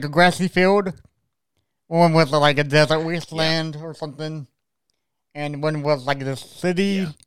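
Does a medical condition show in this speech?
Yes: cerebral palsy; present from birth.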